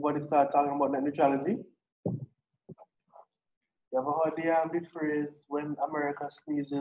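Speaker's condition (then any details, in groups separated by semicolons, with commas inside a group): No condition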